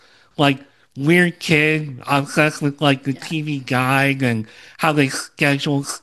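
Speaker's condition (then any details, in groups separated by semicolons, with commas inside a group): Cleft lip and palate, Opitz G/BBB syndrome; earlier low confidence speaking and presenting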